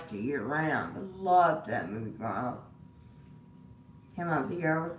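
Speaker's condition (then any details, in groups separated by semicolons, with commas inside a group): Disability causing slurred speech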